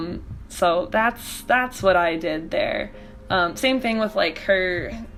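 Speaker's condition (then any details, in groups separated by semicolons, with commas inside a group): No condition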